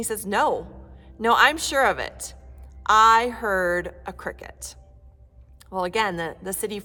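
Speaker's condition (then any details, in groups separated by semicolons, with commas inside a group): No condition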